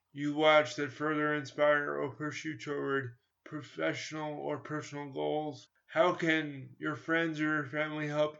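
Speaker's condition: Cerebral palsy; stiff tight involuntary muscles

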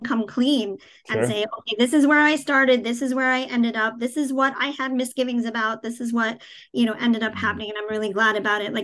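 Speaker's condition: Cleft palate, cleft palate without cleft lip

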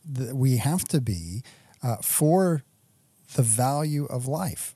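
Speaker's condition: No condition

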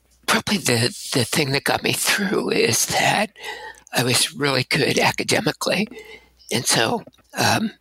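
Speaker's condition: Abductor spasmodic dysphonia; much breathiness

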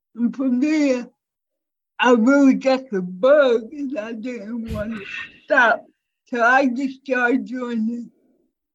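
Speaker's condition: Cerebral palsy; voice sounds different

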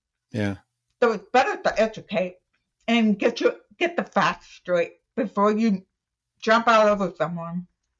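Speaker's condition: Deaf, cochlear implant user; uses cochlear implant

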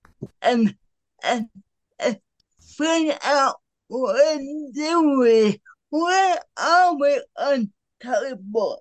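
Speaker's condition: Cerebral palsy; present from birth, uses power wheelchair; co-guest Andrea repeats her sentences aloud for listeners; affects speech, noticeably

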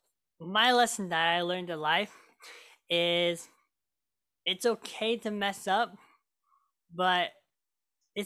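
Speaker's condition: Cleft lip and palate; hole in upper lip

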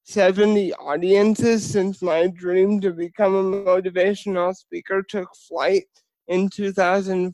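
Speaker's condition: Spastic cerebral palsy

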